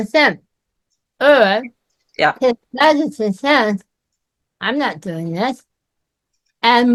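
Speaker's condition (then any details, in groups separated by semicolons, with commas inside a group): Myasthenia gravis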